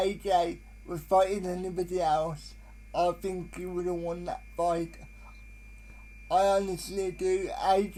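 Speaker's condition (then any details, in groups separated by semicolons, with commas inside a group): Cerebral palsy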